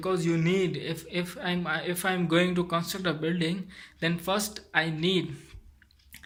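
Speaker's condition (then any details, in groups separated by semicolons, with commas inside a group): No condition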